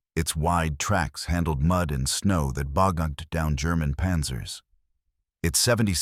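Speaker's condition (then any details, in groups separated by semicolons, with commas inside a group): No condition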